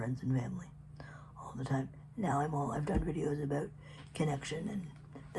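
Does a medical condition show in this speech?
Yes: cerebral palsy; predominantly physical.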